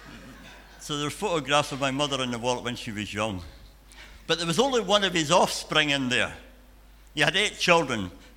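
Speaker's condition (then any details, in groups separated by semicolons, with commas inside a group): Cleft palate and cleft lip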